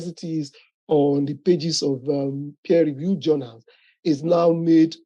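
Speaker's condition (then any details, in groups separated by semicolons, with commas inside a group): No condition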